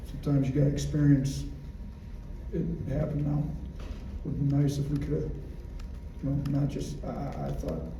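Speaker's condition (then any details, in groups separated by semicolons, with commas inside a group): No condition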